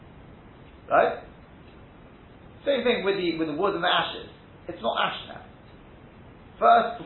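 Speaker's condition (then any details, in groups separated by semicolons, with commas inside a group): No condition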